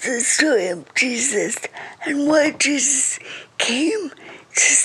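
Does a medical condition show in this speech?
Yes: cerebral palsy; wheelchair user, affects reading, speech and more; reading very slow.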